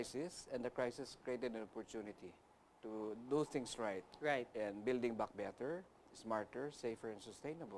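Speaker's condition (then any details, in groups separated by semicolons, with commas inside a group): No condition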